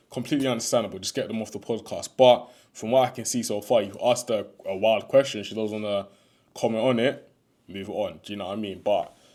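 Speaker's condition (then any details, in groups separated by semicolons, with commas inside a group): No condition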